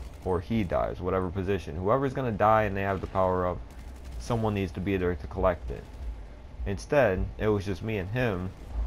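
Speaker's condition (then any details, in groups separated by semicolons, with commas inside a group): No condition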